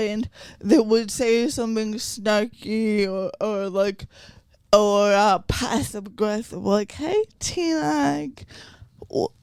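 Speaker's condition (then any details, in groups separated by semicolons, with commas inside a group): Cerebral palsy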